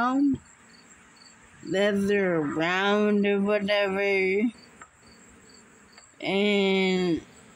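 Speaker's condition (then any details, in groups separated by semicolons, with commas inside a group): Muscular dystrophy; unable to walk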